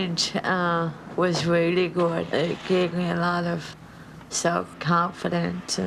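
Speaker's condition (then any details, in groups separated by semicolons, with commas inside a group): Cerebral palsy; mild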